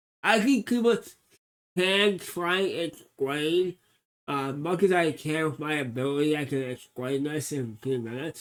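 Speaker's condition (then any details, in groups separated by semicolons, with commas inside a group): Cerebral palsy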